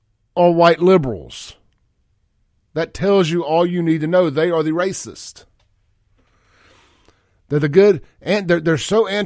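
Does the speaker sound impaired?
No.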